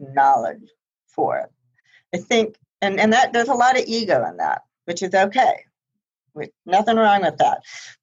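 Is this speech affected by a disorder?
Yes: profound hearing loss, congenital, high-frequency; no hearing aids, relies on lip reading and body language.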